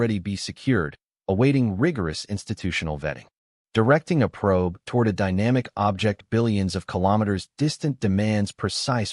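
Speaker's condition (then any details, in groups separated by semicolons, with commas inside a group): No condition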